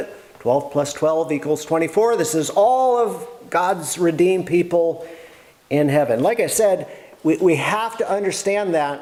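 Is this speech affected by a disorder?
No.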